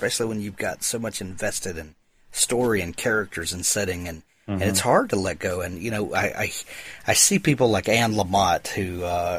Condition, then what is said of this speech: None; typical speech.